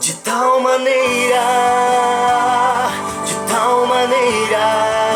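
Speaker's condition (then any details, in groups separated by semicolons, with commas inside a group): No condition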